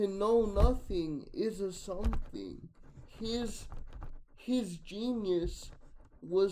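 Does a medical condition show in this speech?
Yes: cerebral palsy, mixed, mild.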